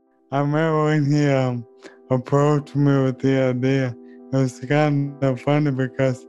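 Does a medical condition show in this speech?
Yes: ALS; diagnosed at age 29, just before 30th birthday; voice still clear, uncertain how long clear speech will last, voice banking largely completed.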